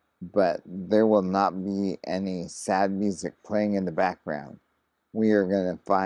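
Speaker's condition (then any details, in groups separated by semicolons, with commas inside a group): ALS; progressing; very hard to talk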